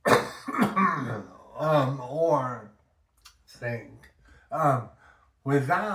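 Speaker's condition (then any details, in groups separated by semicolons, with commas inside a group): Brain injury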